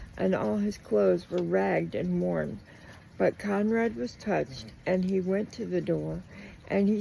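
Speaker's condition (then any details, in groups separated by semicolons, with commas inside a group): Cerebral palsy; speech noticeably atypical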